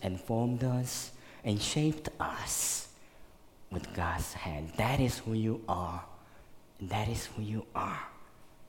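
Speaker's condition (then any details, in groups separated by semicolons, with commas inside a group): Cleft lip and palate, severe; one in junior high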